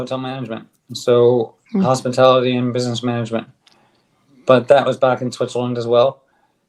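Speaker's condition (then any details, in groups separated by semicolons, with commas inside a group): ALS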